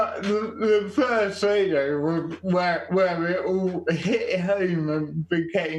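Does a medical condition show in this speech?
Yes: quadriplegic cerebral palsy.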